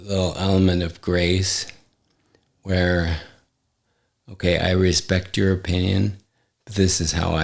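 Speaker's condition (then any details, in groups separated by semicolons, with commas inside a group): ALS; affects hand function; recently diagnosed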